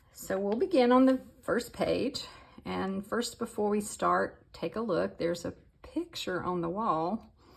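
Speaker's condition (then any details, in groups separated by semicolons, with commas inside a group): No condition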